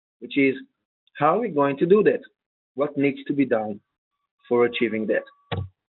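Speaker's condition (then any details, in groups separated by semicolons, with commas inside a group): No condition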